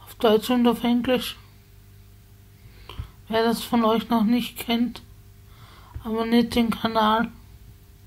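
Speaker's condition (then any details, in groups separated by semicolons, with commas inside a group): Spasticity from birth; multiple sclerosis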